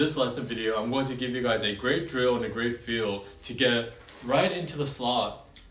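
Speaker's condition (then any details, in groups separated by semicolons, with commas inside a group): No condition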